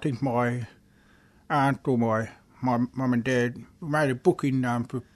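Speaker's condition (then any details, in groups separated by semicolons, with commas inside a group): Deafness; asks others to speak slowly, struggles when people talk quickly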